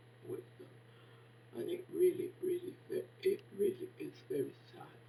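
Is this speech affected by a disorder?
Yes: facial palsy; can barely hear own speech.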